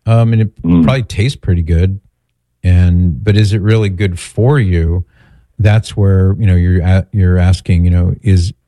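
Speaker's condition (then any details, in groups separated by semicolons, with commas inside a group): No condition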